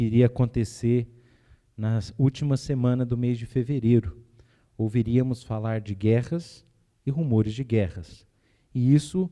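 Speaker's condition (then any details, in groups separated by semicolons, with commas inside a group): No condition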